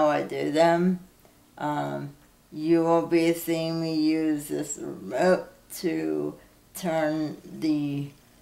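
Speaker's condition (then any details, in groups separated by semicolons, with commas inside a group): Cerebral palsy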